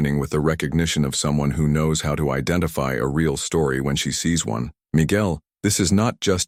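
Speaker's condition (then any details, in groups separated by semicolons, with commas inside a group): No condition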